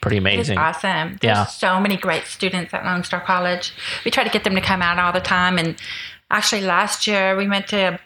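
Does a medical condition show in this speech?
Yes: deafness with cochlear implants; progressive hearing loss, deaf most of life, lip reading, bilateral cochlear implants; first implant about 11 years ago, second about 6 years ago, often wears one, removes at home; very oral, speech therapy throughout childhood, spoke for herself via relay voice carryover before implants.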